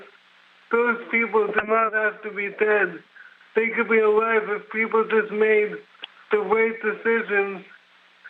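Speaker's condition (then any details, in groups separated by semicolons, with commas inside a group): Brain injury; severe, drunk driving crash, quadriplegic; speech difficulty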